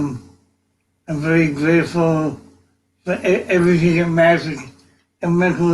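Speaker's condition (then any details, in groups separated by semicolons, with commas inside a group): Cerebral palsy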